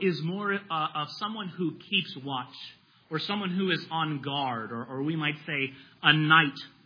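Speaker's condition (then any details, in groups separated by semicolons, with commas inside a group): No condition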